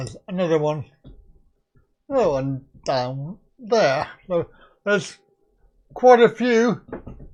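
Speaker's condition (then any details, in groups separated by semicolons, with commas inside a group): Cerebral palsy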